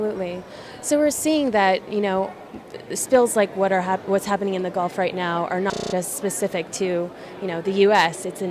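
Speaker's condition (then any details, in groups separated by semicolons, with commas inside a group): No condition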